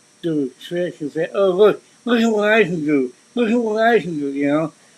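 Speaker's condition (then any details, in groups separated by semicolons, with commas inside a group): Cerebral palsy; since birth; speech impediment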